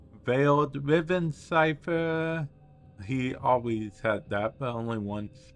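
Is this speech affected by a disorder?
Yes: cerebral palsy; affects speech.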